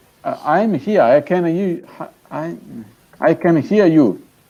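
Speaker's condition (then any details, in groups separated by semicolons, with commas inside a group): No condition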